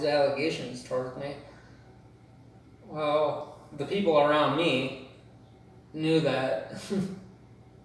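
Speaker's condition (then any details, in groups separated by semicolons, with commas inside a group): Cerebral palsy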